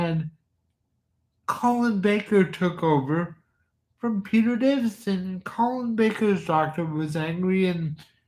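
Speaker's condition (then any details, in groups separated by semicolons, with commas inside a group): Cerebral palsy; from birth, cannot type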